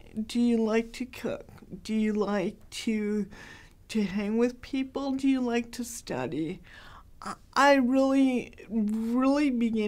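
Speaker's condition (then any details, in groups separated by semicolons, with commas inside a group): Cerebral palsy, mild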